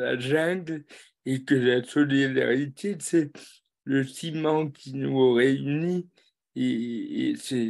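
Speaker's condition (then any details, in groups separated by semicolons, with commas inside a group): Cerebral palsy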